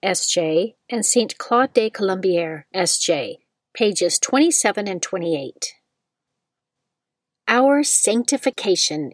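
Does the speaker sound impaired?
No.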